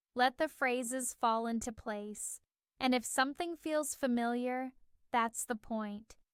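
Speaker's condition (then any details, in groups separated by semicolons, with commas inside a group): No condition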